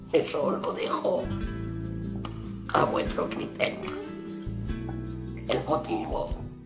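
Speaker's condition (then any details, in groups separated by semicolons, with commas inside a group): Oesophageal voice; laryngeal cancer, entire larynx removed, permanent neck breathing opening; unable to speak three weeks post-surgery, learned esophageal voice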